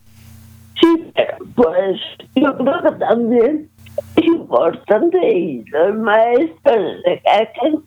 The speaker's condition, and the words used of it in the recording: Cerebral palsy. Tengo ciertas dificultades al hablar, al moverme, al tocar las cosas, pero